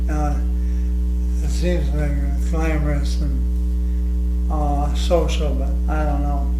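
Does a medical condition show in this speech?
Yes: ALS.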